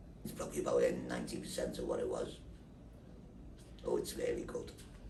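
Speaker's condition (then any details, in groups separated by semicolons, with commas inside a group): Laryngectomy, voice prosthesis; electronic voice device, type-to-speak app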